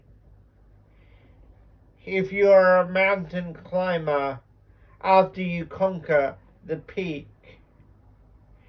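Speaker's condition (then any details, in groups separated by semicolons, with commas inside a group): Cerebral palsy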